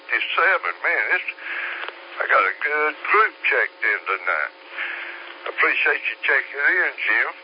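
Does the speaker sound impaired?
Yes: slurred speech; takes 17 different medications.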